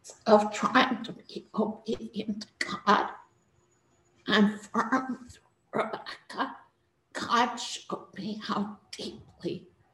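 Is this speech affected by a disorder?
Yes: spasmodic dysphonia; neurological, vocal cords function only in spasms; trouble speaking during talk; unable to speak normally, voice produced in spasms.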